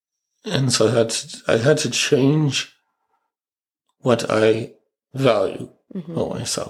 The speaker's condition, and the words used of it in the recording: ALS (motor neuron disease). So apparently you just sound old now. That's how she thinks about the change in your voice.